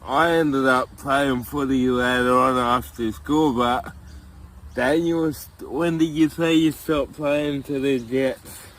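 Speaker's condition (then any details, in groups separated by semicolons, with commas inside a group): Cerebral palsy; from birth, tight muscles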